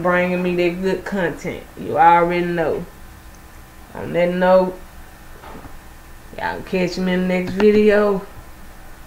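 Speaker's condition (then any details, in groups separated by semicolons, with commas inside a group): Cerebral palsy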